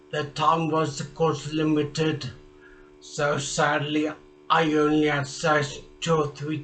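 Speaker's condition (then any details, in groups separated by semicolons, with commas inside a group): Traumatic brain injury; speech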